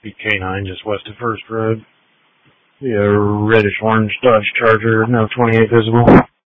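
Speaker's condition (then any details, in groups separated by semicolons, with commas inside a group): No condition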